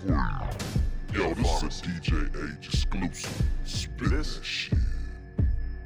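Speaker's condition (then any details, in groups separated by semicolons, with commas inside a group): No condition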